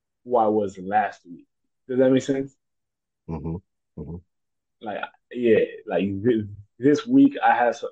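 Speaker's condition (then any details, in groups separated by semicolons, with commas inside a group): Stuttering; stuttering with blocks, gets stuck on words, fluency varies day to day and week to week; attending stuttering coaching session, stuttering more this week, anticipates getting stuck before calls; could not get a word out on client call yesterday; repeated sounds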